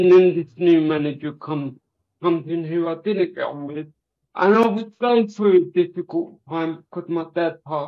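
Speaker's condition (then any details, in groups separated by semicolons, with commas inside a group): Cerebral palsy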